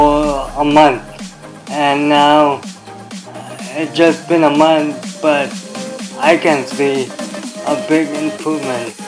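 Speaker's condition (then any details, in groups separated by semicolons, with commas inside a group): Cerebral palsy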